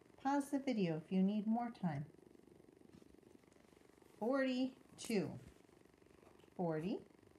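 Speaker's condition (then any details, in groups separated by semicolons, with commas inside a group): No condition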